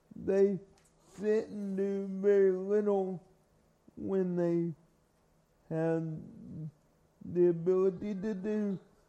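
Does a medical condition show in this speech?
Yes: cerebral palsy; from birth.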